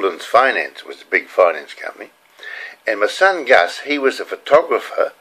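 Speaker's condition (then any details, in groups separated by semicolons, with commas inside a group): No condition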